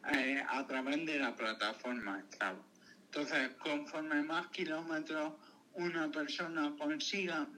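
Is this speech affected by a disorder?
Yes: cerebral palsy; caused by meningitis in birth canal during birth.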